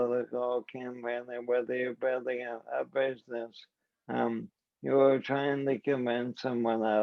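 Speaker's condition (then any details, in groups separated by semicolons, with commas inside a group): ALS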